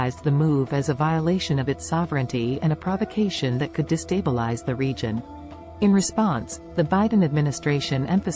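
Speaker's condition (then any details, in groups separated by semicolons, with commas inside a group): No condition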